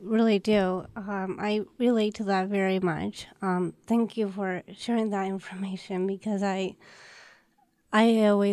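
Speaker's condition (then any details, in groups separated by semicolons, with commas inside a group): Down syndrome; known since infancy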